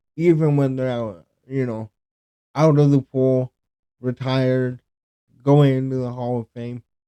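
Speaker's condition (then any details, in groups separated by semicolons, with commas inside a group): Cerebral palsy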